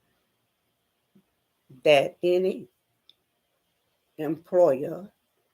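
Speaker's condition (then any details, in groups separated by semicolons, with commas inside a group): Spinal neurosarcoidosis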